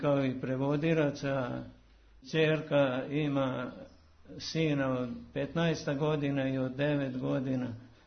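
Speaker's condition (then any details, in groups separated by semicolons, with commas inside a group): Parkinson's disease; converses normally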